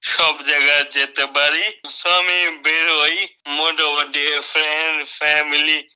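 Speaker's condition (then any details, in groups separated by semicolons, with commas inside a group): Motor neurone disease; progressive motor neuron degeneration, earlier walker and standard wheelchair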